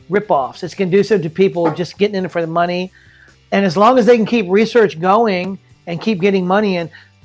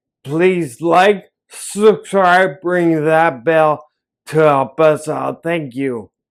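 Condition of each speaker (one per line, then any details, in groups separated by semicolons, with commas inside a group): No condition
Ataxia; affects coordination, walking, eye movements, hand fine motor, tremors; walking sticks after wheelchair and walker, slowly improving, physical therapy; slurred speech, difficulty talking, trouble swallowing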